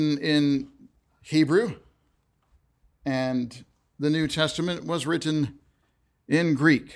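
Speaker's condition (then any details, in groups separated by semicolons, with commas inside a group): No condition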